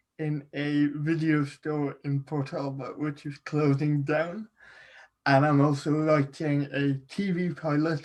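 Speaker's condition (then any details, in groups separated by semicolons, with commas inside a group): Cerebral palsy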